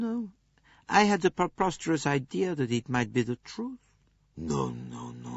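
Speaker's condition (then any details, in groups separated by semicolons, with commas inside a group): No condition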